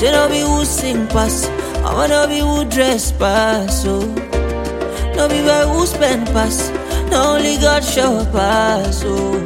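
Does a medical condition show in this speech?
No.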